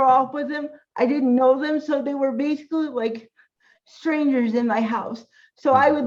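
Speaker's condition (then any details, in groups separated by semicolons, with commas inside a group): Cerebral palsy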